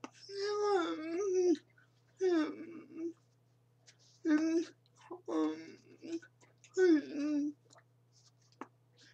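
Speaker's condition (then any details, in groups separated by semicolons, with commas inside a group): Cerebral palsy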